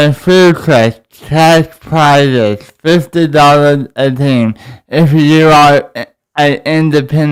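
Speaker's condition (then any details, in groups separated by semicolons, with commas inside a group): Cerebral palsy; spine surgery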